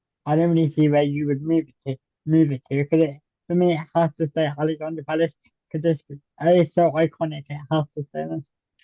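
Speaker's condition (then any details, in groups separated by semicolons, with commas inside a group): Cerebral palsy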